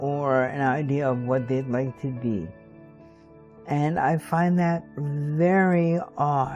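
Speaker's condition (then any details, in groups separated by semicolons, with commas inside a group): Cerebral palsy; stiff muscles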